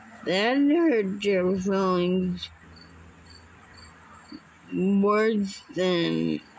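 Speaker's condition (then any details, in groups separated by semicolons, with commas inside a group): Muscular dystrophy; unable to walk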